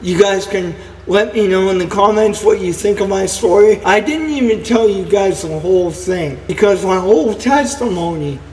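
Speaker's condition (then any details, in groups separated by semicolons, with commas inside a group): Cerebral palsy; only one hand usable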